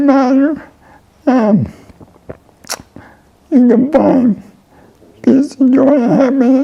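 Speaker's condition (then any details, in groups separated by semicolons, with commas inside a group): ALS; voice and lungs affected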